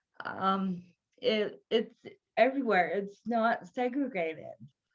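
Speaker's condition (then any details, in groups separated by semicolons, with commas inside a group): Cerebral palsy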